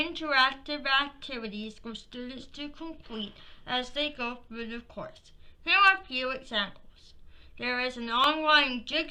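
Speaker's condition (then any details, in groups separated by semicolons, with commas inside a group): Cerebral palsy; from birth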